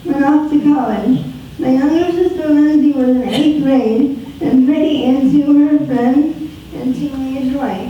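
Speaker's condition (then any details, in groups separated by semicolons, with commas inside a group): Spastic quadriplegic cerebral palsy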